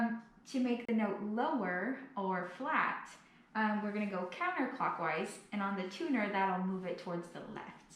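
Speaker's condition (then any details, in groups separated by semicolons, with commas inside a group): No condition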